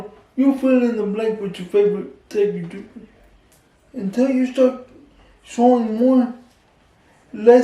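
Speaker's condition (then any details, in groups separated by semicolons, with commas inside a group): Cerebral palsy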